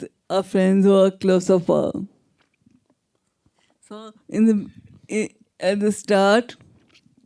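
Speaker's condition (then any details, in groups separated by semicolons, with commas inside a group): Traumatic brain injury, severe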